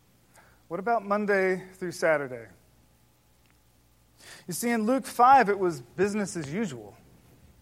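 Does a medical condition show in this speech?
No.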